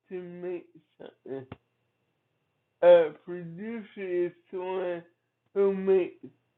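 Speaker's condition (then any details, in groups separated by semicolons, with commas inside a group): Cerebral palsy; from birth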